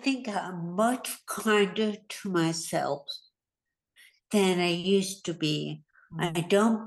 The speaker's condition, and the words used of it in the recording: Stroke. I had no problem putting my thoughts into language. And now I have trouble.